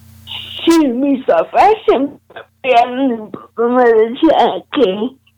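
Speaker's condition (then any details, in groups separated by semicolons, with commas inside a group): Cerebral palsy; premature birth, negligent right knee tumor surgery cut tendons, not walking at 18 months, diagnosed 18-19; walks slowly without wheelchair, difficulty moving and handling objects; some difficulty speaking, able to speak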